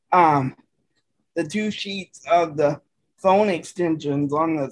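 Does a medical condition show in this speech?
Yes: cerebral palsy; from birth, hands distorted, dexterity issues, types with one finger, needs 90-95% assistance from provider.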